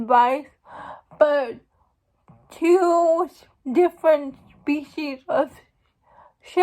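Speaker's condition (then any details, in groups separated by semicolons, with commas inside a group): Cerebral palsy; uses wheelchair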